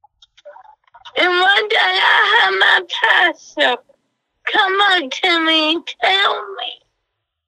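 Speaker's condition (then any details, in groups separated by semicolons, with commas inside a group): Cerebral palsy; self-described as half-CP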